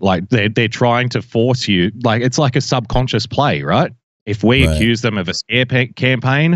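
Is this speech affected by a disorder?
No.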